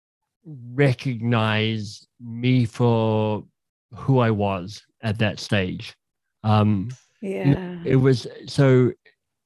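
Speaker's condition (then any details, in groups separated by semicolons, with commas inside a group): Cleft lip and palate; lip unjoined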